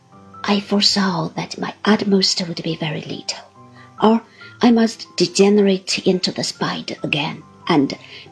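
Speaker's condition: No condition

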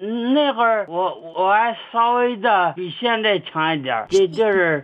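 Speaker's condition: Cerebellar atrophy; onset at age fifteen, possibly from brain trauma, now age 44, physically disabled; speech sounds different from ordinary people, self-described speech impairment, host hears it

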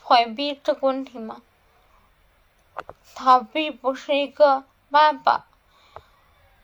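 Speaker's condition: Cerebellar atrophy, hereditary; cannot manage stairs or go out alone since COVID

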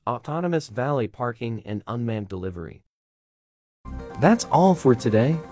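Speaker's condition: No condition

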